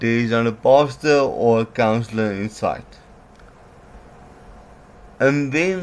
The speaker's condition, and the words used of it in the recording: Cerebral palsy. So when my mouth gets tired of speaking, there is some words that I can't pronounce.